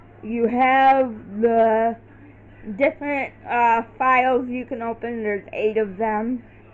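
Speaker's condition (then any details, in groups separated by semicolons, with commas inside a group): Cerebral palsy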